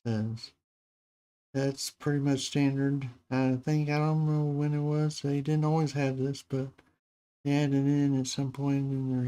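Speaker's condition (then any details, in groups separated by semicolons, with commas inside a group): Parkinson's disease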